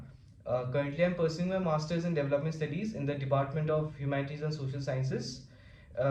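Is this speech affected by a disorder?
No.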